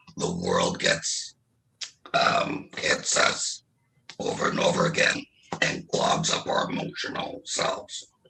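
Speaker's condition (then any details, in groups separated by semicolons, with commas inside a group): Laryngectomy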